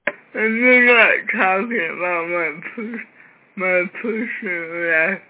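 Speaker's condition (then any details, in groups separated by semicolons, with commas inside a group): Cerebral palsy, severe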